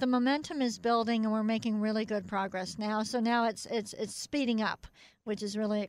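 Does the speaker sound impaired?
Yes: cleft palate; cleft palate from birth, extensive speech therapy in childhood; radio interview not easy, must concentrate to keep speech clear; must concentrate to make speech clear enough.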